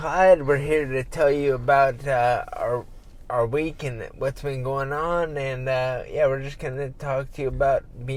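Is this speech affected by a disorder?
Yes: traumatic brain injury.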